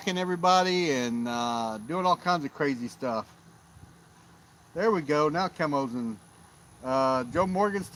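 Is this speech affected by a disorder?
No.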